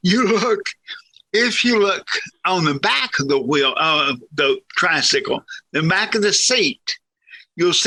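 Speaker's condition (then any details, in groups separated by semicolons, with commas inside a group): Cerebral palsy, severe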